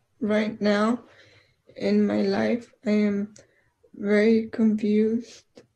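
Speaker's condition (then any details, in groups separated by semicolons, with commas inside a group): Cerebral palsy; childhood physical therapy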